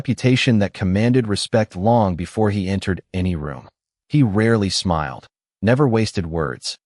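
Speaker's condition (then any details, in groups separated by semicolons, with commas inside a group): No condition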